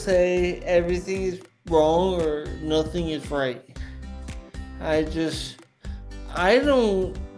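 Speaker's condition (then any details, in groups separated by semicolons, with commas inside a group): Traumatic brain injury; slurred speech, sometimes difficulty communicating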